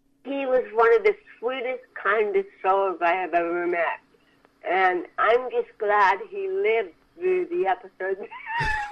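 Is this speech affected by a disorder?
Yes: cerebral palsy; from birth.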